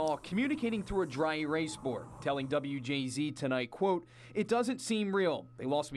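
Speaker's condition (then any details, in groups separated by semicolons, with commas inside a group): No condition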